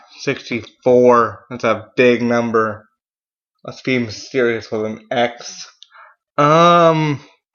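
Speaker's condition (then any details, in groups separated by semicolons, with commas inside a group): Cerebral palsy; mild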